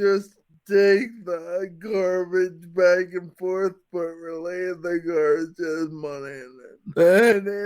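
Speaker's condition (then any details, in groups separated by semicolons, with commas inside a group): Friedreich's ataxia; physical therapy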